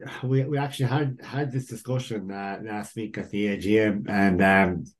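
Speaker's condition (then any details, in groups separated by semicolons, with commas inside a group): Cleft lip and palate; rhinoplasty likely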